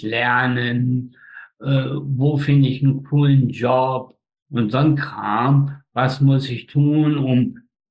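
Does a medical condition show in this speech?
Yes: spastic tetraparesis; birth accident, umbilical cord strangulation, brain oxygen lack up to 15 minutes, all four limbs; facial paralysis, speech control difficulties.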